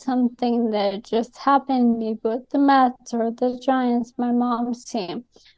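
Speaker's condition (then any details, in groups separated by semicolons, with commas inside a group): ALS; speech affected by ALS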